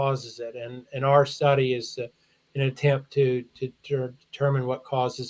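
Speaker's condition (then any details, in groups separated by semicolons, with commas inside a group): No condition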